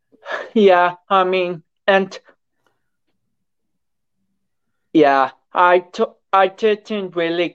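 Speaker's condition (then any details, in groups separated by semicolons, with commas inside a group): Cerebral palsy; affects speech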